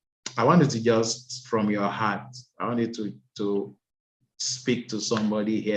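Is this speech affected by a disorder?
No.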